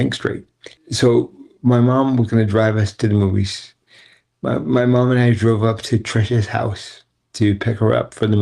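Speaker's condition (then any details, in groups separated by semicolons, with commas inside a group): Cerebral palsy; wheelchair user, muscle spasms triggered by strong emotions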